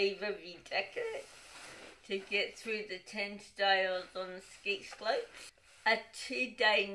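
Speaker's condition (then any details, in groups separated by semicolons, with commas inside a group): Cerebral palsy, dystonic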